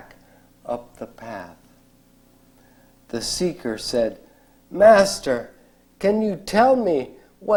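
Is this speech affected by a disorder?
Yes: ALS; diagnosed eight years ago, at age 35.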